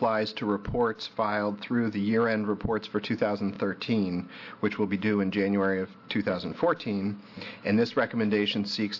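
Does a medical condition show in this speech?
No.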